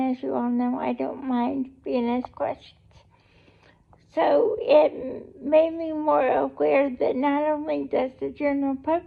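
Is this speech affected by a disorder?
Yes: cerebral palsy; able to talk.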